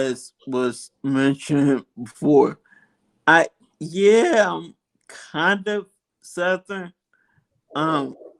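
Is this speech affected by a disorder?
Yes: multiple sclerosis.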